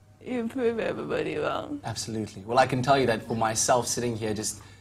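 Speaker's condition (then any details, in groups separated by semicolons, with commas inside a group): No condition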